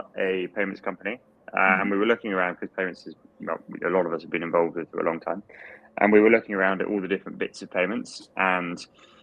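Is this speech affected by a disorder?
No.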